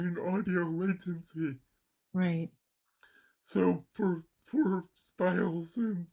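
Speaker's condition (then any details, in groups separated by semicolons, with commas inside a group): Cerebral palsy; mild left side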